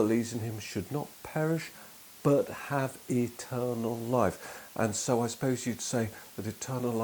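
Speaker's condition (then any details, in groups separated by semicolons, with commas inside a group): No condition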